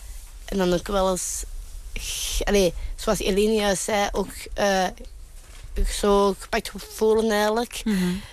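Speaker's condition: Down syndrome; intellectual disability; performing as gnome in theater, gnome language without full sentences, calls out on stage; sometimes has to call out, occasional voice strain from calling out

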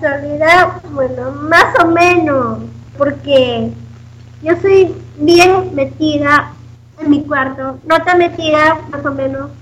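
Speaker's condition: Down syndrome; self-described good language

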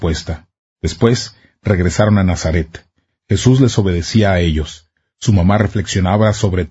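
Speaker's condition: No condition

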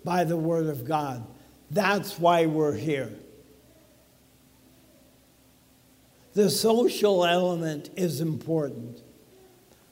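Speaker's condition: ALS; talking a little bit funny

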